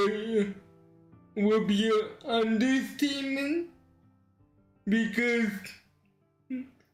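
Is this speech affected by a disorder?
Yes: cerebral palsy.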